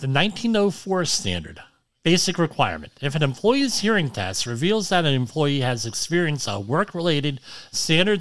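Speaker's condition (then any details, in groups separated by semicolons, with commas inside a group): Cleft lip and palate; implied much improved now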